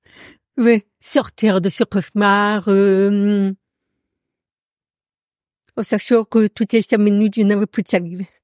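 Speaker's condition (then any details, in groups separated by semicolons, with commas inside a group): Profound deafness; noticeable to everyone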